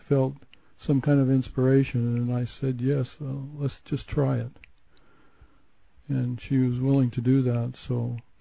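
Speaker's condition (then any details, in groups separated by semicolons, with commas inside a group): Parkinson's; progressed to barely moving before medication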